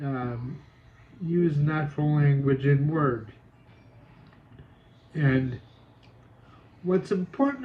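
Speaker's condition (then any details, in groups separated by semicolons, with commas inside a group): Cerebral palsy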